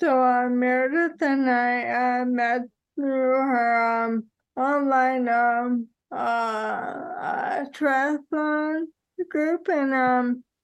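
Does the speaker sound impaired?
Yes: ALS; diagnosed 2014, onset with a finger not working, diagnosis delayed.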